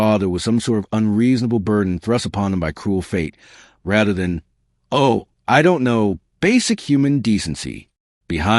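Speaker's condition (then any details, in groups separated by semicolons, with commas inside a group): No condition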